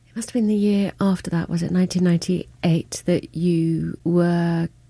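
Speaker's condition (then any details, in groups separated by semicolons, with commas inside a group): No condition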